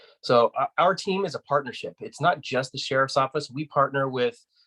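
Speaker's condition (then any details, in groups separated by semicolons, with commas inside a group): No condition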